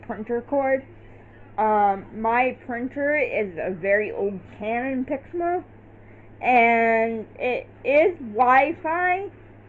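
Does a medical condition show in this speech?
Yes: cerebral palsy.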